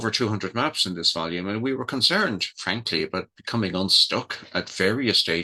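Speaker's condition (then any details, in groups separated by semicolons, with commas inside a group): No condition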